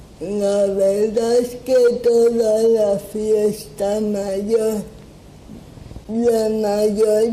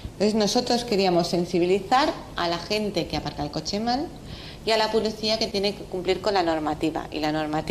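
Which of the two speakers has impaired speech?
The first: cerebral palsy.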